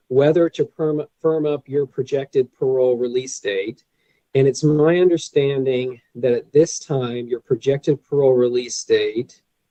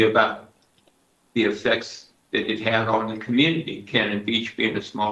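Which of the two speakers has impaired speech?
The second: Parkinson's disease; medication controls tremors, working less well this morning.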